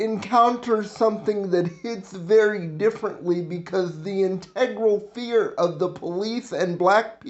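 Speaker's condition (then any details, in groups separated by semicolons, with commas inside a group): Cerebral palsy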